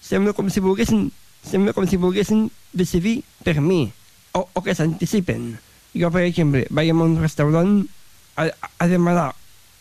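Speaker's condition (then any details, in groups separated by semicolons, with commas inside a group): Down syndrome; extra chromosome, different learning pace, aged 30; describes self as very talkative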